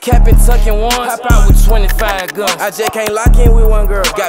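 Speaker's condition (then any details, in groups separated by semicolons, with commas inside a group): No condition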